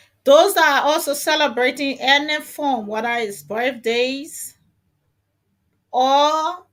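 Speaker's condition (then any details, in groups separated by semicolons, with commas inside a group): No condition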